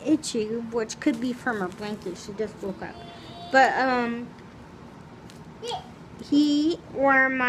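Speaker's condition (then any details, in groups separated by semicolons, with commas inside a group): Cerebral palsy, spastic, severe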